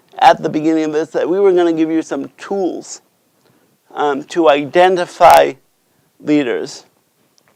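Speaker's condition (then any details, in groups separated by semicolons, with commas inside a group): Cerebral palsy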